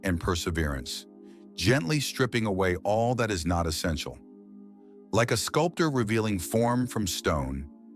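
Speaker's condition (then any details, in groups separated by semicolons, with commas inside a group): No condition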